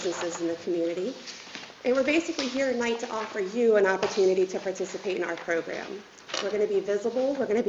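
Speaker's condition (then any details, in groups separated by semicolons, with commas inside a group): No condition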